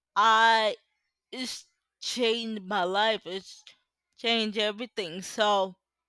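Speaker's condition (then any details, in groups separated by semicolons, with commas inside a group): Cerebral palsy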